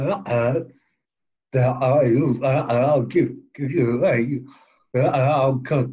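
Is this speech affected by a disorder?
Yes: cerebral palsy; present from birth.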